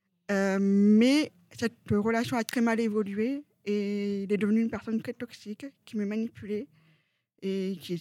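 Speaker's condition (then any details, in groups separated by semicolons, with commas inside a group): Profound congenital deafness, profound, from birth; oral speech since early childhood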